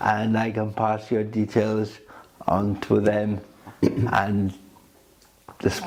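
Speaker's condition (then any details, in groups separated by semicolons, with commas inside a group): Cerebral palsy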